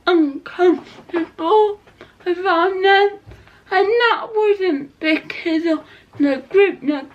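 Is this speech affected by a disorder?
Yes: cerebral palsy; not quadriplegic.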